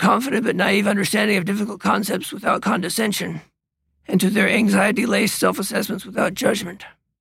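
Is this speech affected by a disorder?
Yes: Parkinson's disease; Parkinson's diagnosed 2010, irreversible, progressive, 12 or 13 years since diagnosis; tremor, uses cane, impaired fine hand muscle control for mouse use; soft and sometimes incoherent voice, sometimes hard to get words across.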